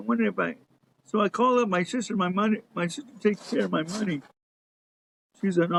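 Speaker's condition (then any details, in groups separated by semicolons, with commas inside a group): Cerebral palsy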